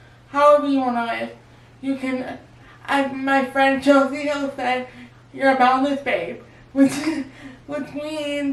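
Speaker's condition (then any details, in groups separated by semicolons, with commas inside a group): Cerebral palsy; wheelchair user; physical therapy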